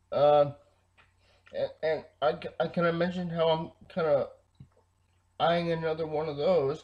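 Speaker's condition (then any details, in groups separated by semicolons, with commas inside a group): Cerebral palsy, spastic diplegia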